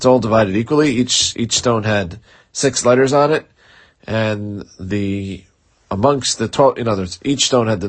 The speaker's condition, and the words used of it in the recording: No condition.